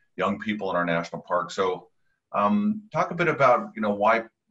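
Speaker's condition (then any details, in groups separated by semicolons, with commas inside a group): No condition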